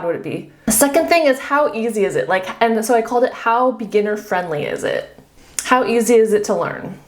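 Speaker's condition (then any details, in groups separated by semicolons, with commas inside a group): No condition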